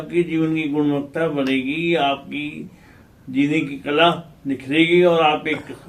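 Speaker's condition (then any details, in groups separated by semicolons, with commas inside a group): Cerebral palsy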